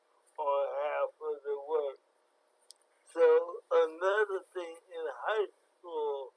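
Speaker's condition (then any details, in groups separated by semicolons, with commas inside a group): Cerebral palsy; from birth, born very premature, affects fine motor skills, cognition unaffected; difficulty tying shoes and writing, types everything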